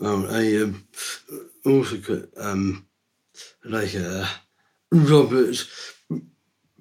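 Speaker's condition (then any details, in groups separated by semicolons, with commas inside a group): Down syndrome; from birth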